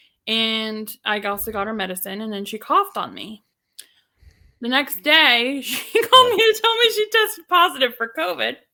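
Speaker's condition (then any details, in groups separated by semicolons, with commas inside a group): No condition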